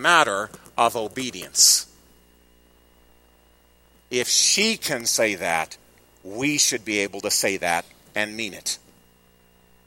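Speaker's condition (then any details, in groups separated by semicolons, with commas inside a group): No condition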